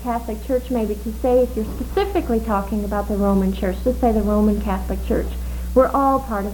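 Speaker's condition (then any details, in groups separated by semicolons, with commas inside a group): No condition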